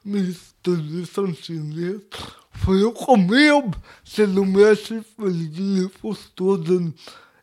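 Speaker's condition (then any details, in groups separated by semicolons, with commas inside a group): Cerebral palsy; speech difficulties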